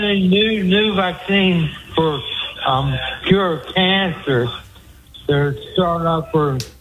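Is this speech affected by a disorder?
Yes: speech impediment; deaf in left ear; calling on speakerphone from echoing laundry room, delayed show playing in background; hard to understand, worse on speakerphone in echo.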